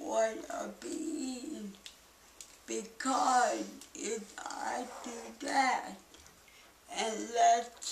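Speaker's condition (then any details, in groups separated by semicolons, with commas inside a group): Cerebral palsy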